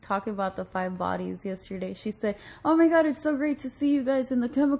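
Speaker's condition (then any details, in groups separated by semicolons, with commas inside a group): No condition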